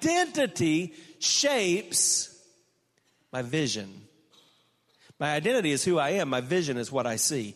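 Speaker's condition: No condition

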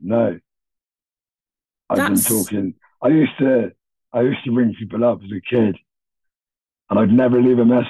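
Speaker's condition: No vocal cords after airway collapse; Pfeiffer syndrome, tracheostomy at 6-8, airway collapse took vocal cords, rib cartilage airway rebuild, ~250 operations; told may never speak again, childhood speech therapy, voice never broke, Bristolian accent, childhood croup, heavy breathing

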